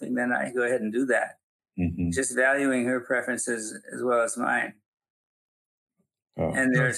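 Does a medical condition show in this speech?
Yes: Parkinson's; Parkinson's diagnosed about 6.5 years earlier, gradually somewhat worse, not debilitating; handwriting difficult, typing less accurate, things slower, still able to function; still teaching and speaking publicly.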